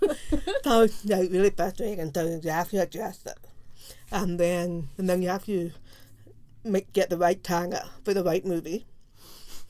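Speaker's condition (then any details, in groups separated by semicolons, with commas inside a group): Profound deafness; no cochlear implant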